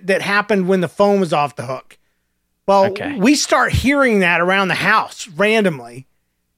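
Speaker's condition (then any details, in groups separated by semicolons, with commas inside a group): No condition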